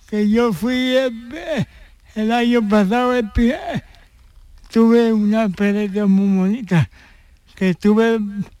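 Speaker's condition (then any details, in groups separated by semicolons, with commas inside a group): Cerebral palsy; since birth, needs extra support for daily living activities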